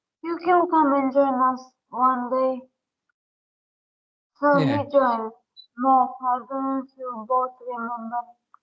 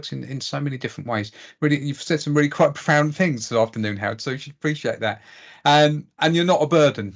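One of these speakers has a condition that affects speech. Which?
The first: brain injury.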